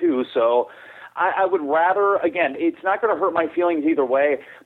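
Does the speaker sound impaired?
No.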